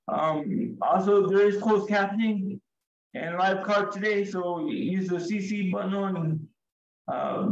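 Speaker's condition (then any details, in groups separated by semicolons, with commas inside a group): Cerebral palsy, severe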